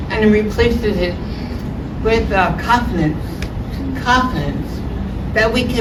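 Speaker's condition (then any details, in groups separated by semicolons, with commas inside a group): Cerebral palsy; with hearing loss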